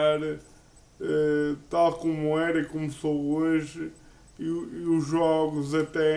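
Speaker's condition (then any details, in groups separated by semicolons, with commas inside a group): Cerebral palsy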